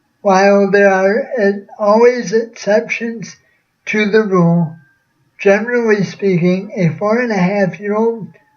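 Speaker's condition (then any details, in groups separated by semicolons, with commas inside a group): Cerebral palsy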